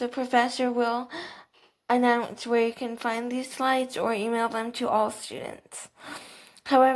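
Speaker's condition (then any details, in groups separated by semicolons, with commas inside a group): Cerebral palsy, athetoid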